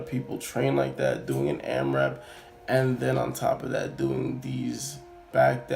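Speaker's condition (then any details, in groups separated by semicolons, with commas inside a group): No condition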